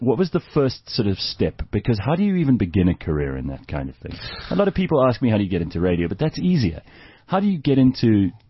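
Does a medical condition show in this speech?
No.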